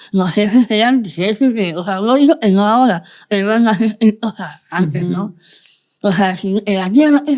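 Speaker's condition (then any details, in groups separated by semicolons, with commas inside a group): Moebius syndrome, congenital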